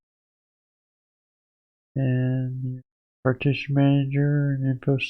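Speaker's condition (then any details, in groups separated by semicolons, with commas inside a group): Parkinson's disease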